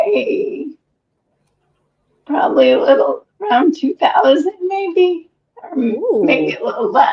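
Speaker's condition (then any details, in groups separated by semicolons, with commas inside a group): ALS; breathless after exertion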